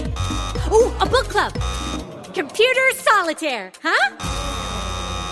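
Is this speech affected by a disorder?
No.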